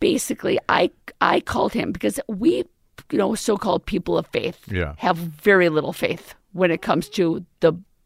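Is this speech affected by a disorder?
Yes: left vocal cord paralysis, left unilateral; permanent left cord, near-fatal pneumonia two years ago, intubation, tracheostomy, feeding tube, steroid injections; current voice temporary after recent surgery, could not talk or swallow during acute illness.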